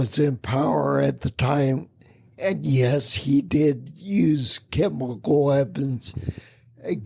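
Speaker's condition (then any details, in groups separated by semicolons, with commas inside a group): Spinocerebellar ataxia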